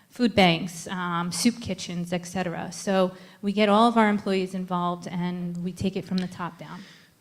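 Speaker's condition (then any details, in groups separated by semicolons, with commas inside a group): No condition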